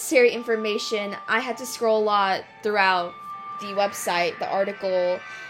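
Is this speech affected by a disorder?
No.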